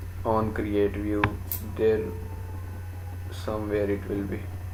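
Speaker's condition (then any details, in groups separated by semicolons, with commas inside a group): No condition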